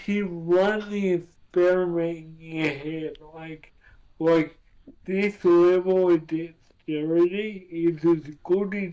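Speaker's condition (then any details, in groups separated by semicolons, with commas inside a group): Cerebral palsy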